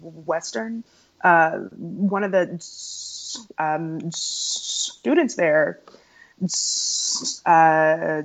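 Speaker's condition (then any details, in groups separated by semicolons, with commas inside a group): Stuttering; stuttering since around age 3, past speech therapy, largely stopped talking for about 5 years; still stutters, including when saying own name; formerly hid stuttering by switching words, deep breaths, fillers like ums and ahs, avoided talking; prolonged sounds, blocks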